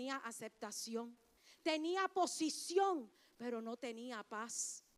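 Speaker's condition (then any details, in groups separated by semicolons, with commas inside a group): No condition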